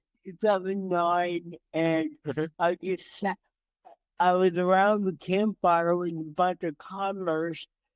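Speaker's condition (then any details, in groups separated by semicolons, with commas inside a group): Cerebral palsy; from birth, entire left side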